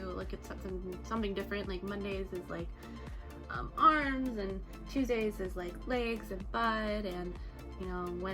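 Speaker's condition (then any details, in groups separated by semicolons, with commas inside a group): No condition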